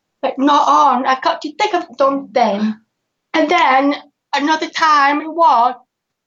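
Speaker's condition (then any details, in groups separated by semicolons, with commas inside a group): Deafness with cochlear implant; relies on lip reading to understand others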